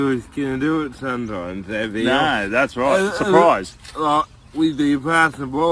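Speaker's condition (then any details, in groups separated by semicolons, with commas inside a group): Cerebral palsy; from birth, tight muscles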